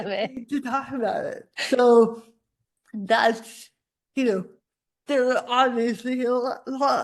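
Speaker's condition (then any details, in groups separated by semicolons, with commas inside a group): Cerebral palsy; spasticity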